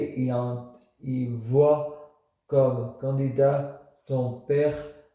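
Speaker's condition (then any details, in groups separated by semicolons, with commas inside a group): Multiple sclerosis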